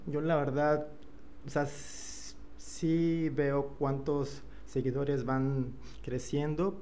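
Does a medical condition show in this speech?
Yes: stuttering; lifelong stuttering, more marked until about 30 to 31, breathing-technique course and self-acceptance helped; age 34, still stutters at times, milder since course; occasional blocks, may look nervous, flows better when not hiding it; here prolonged sounds, blocks.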